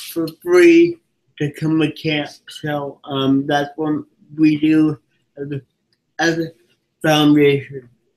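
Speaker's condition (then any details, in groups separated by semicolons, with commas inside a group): Cerebral palsy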